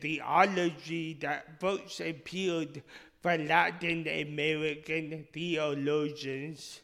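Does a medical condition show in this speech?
Yes: speech impediment; initially misdiagnosed.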